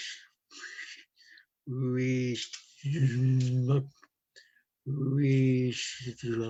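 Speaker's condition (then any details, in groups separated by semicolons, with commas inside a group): Stutter from brain injury; brain injury stutter, mild cerebral palsy, limp, walks unassisted; stutter worse overwhelmed, better comfortable, therapy gave fluent speech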